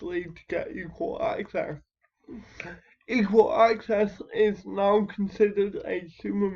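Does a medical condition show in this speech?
Yes: cerebral palsy.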